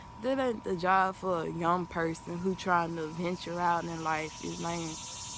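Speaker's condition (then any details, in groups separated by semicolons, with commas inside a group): No condition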